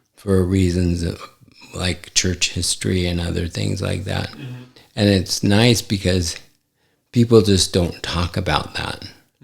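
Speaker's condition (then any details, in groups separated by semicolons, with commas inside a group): ALS; affects hand function; recently diagnosed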